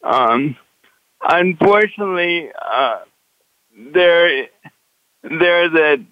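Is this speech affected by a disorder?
Yes: cerebral palsy; must consciously control every movement including holding head up.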